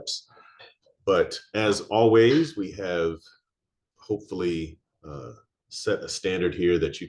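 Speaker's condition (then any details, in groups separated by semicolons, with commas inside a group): No condition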